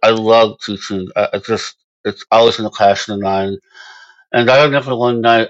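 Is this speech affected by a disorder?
Yes: Moebius syndrome; congenital.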